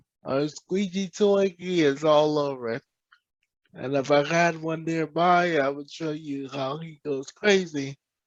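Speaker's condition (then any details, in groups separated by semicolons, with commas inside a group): Cerebral palsy; present from birth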